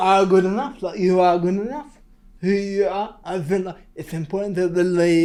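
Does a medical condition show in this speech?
Yes: cerebral palsy.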